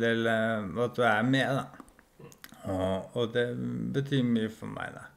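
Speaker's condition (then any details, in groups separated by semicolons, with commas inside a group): ALS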